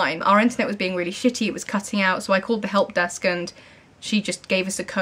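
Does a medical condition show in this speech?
No.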